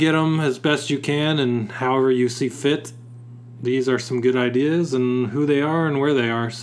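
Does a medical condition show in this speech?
No.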